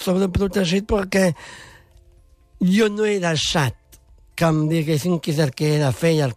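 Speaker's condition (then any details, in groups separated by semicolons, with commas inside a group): Down syndrome; congenital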